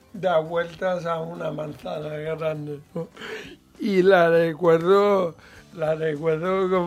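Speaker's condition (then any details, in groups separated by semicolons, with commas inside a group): Cerebral palsy; mild, lesser degree of disability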